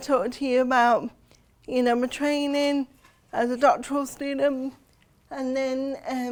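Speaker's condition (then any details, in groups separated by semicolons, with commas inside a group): Cerebral palsy; since birth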